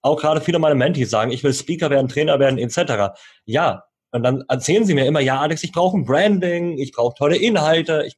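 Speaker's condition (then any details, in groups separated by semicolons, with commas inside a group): Cleft lip and palate, cleft lip, jaw and palate; Bundeswehr cited inability to eat army food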